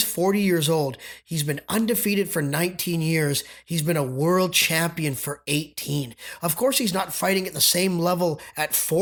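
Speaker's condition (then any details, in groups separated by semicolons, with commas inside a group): No condition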